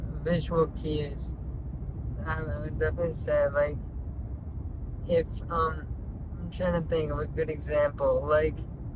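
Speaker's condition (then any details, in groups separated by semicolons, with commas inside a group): Traumatic brain injury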